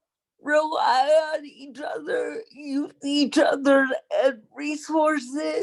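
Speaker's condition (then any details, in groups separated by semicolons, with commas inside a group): Cerebral palsy; prematurity, brain oxygen deprivation, lifelong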